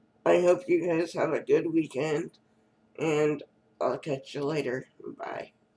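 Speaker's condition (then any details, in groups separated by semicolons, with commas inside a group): Cerebral palsy; first word not said quite right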